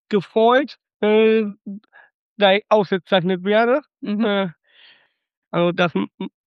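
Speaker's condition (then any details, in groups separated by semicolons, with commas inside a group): Down syndrome (trisomy 21); noticed on ultrasound two days before caesarean birth, St. Vinzenz Krankenhaus Datteln, Frühförderstelle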